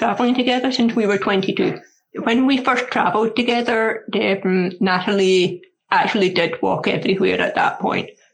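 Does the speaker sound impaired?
Yes: deafness; learned to speak through speech therapy, progressive eyesight loss, learning braille; struggles hearing loudspeakers, often needs repetition, accent in foreign languages.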